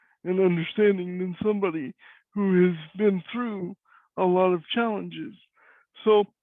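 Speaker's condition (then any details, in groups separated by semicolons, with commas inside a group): Cerebral palsy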